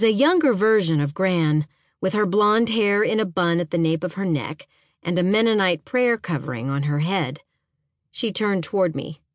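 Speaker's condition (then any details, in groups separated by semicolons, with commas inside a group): No condition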